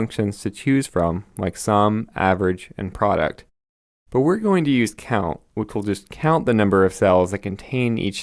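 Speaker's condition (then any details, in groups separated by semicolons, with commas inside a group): No condition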